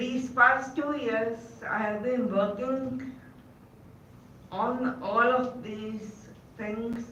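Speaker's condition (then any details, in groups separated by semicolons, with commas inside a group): Cerebral palsy; caused by encephalitis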